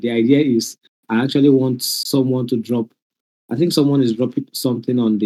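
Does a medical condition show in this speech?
No.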